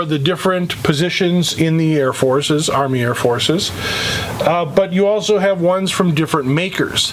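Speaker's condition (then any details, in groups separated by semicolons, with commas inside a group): No condition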